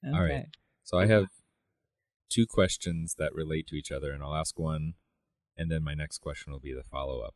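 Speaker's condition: No condition

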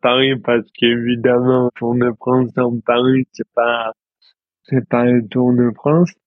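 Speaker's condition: Dystonia; present since birth

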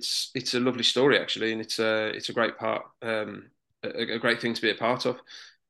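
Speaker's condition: No condition

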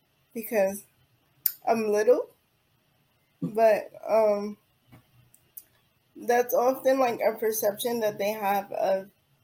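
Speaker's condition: Cerebral palsy; needs help with most daily living activities

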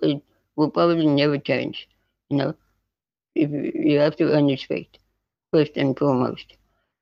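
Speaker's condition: Spinal muscular atrophy type 2; neuromuscular

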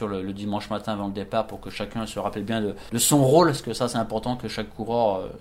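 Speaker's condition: No condition

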